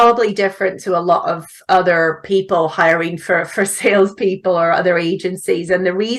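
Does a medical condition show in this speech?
No.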